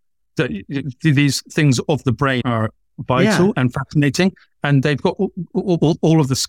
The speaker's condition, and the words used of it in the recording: Stuttering. It's not really about the stress of the situation for me.